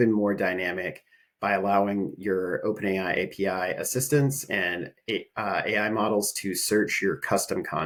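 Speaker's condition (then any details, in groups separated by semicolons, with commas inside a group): No condition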